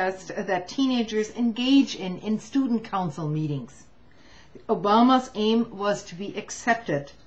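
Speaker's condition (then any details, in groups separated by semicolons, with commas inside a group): No condition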